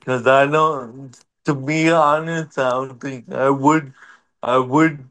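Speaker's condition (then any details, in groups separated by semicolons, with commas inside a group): Cerebral palsy; uses wheelchair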